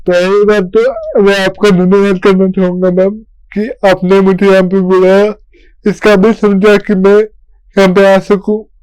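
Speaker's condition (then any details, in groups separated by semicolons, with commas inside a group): Cerebral palsy; since childhood; voice not clear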